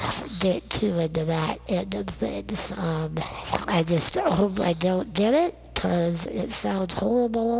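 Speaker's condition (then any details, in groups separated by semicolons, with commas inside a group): Non-progressive muscular dystrophy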